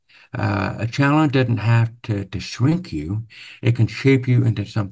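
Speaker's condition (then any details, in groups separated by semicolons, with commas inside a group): Profound hearing loss, deaf accent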